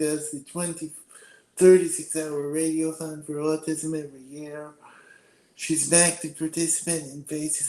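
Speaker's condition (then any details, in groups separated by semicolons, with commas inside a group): Cerebral palsy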